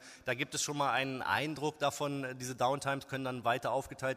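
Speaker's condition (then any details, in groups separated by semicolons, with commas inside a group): No condition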